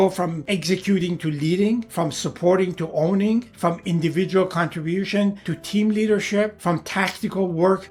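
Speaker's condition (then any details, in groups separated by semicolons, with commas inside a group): No condition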